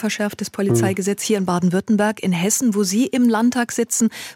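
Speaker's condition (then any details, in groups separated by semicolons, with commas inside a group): No condition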